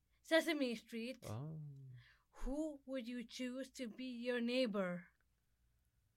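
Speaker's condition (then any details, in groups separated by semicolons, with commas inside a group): Down syndrome; described as a learning disability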